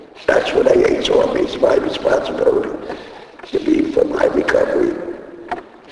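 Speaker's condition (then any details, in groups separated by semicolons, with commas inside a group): Laryngectomy; speaks using device in throat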